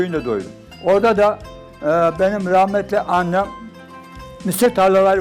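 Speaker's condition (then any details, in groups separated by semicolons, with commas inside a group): No condition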